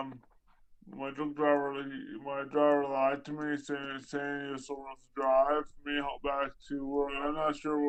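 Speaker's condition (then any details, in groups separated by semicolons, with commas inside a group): Traumatic brain injury; speaking sometimes difficult, must slow down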